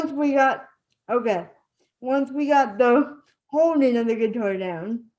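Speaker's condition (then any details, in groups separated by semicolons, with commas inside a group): Spastic cerebral palsy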